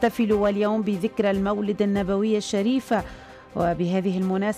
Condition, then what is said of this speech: None; typical speech.